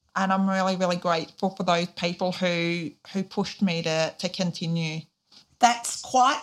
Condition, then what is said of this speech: Deafness. You are lip reading my questions, and you are signing at the same time to help yourself to stay on track and answer the questions.